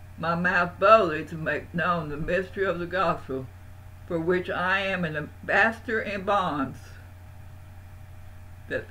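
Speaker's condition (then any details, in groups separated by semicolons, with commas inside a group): Parkinson's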